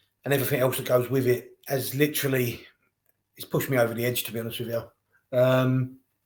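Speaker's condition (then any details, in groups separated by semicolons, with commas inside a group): No condition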